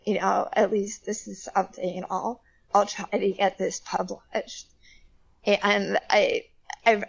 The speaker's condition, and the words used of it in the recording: Spasmodic dysphonia. Stump speech because I wanted the voters in the room to know, like, I just sound like this.